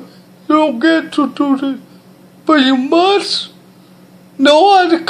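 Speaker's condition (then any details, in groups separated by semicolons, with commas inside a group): Cerebral palsy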